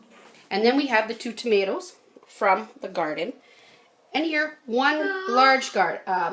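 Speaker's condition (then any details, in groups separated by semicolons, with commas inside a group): No condition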